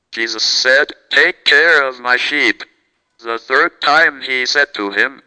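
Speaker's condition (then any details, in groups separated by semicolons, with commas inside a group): Cerebral palsy, speech-generating device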